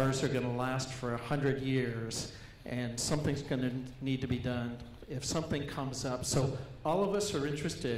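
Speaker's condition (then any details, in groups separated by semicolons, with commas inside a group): No condition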